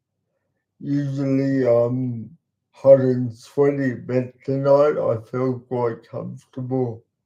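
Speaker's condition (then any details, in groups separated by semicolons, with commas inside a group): Cerebral palsy; talks slowly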